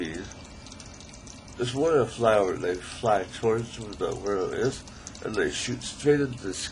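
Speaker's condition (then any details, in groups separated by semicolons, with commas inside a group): ALS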